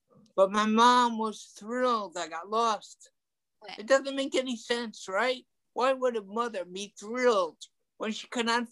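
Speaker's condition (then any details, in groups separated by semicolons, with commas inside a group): Ataxic cerebral palsy; from birth, mild, legs mostly, also arms, walked at about age four; walks short distances, no wheelchair since femur fracture recovery, past physical, occupational, speech therapy; talking affected, tongue affected a little, frequent stuttering in past, improved with speech therapy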